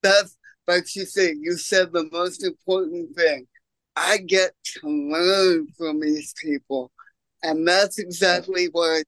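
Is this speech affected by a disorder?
Yes: cerebral palsy; congenital.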